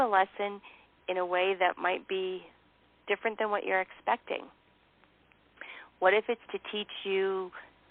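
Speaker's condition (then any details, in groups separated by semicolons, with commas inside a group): No condition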